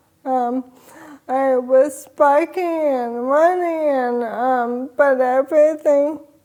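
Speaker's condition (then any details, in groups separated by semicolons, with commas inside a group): ALS; speech slowed early, voice changing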